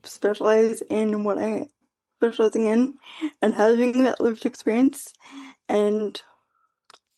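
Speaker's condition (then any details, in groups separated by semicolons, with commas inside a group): Quadriplegic cerebral palsy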